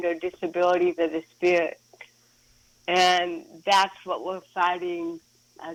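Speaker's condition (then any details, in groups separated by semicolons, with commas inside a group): Cerebral palsy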